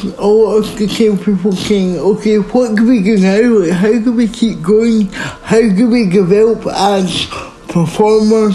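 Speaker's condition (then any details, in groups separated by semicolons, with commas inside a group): Speech impairment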